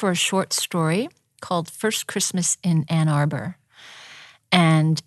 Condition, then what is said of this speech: No condition.